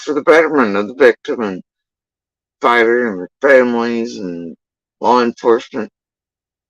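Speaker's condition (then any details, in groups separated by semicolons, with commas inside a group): Facial paralysis after surgery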